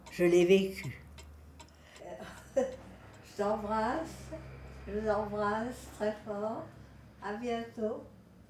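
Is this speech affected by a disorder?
Yes: Parkinson's disease.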